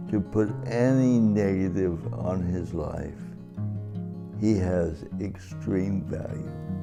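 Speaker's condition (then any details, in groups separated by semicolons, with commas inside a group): Cerebral palsy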